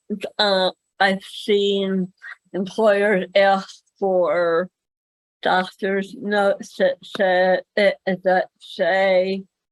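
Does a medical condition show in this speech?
Yes: cerebral palsy; speaks better than types.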